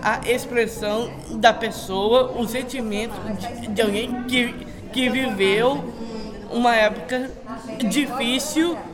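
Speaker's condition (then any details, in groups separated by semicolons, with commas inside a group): Down syndrome; aged 22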